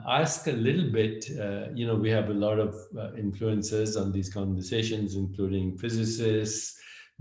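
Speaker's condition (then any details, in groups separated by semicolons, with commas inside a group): No condition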